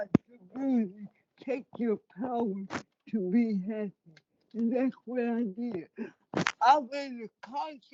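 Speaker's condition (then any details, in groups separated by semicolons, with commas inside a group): Cerebral palsy; speech affected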